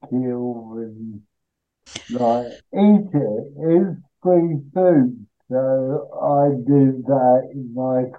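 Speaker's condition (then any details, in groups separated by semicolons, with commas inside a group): Cerebral palsy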